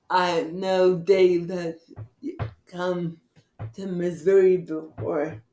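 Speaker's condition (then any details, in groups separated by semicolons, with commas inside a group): Cerebral palsy; from birth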